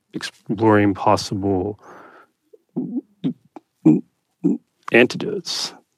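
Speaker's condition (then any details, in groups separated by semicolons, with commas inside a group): Stutter; since childhood, persisting into adulthood; halting speech heard in interview; repetitions, long painful blocks on first part of words, trouble breathing during blocks, urge to avoid talking; prolonged sounds, blocks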